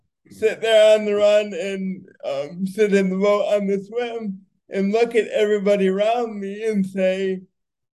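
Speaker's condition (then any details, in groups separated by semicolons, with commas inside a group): Cerebral palsy; wheelchair user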